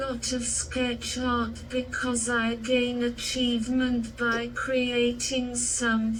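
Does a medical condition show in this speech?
Yes: cerebral palsy.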